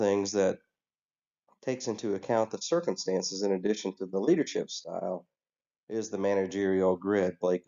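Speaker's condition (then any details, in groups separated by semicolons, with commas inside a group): No condition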